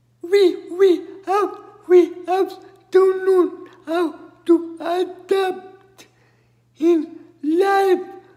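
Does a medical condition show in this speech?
Yes: cerebral palsy.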